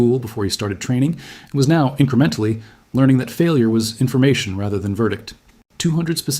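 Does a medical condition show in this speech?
No.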